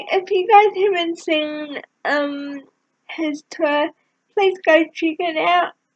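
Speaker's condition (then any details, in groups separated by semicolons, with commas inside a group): Cerebral palsy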